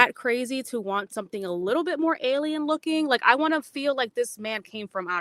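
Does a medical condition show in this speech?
No.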